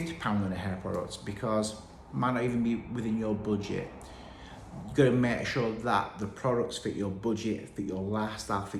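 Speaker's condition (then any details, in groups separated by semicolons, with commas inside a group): No condition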